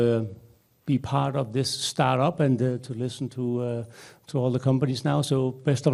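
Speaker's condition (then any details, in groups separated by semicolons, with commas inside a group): No condition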